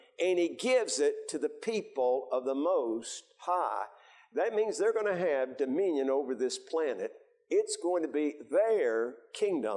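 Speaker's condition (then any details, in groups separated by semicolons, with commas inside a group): No condition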